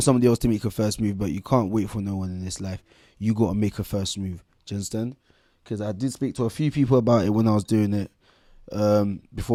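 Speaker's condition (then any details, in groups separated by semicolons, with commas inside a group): No condition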